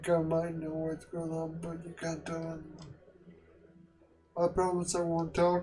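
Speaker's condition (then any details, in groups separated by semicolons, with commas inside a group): Quadriplegic cerebral palsy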